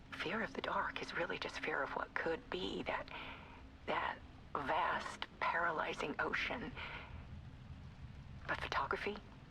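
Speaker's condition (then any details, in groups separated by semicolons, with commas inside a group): No condition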